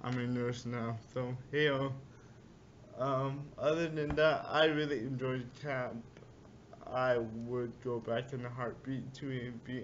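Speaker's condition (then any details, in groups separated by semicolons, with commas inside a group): Cerebral palsy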